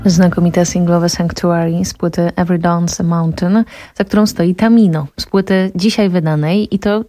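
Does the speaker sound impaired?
No.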